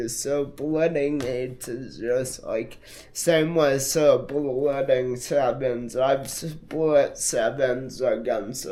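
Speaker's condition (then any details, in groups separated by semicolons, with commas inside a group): Multiple sclerosis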